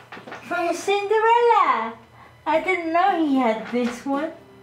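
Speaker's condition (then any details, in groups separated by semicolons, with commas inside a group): Cerebral palsy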